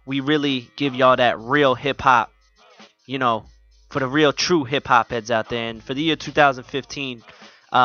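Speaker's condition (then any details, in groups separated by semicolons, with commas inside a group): No condition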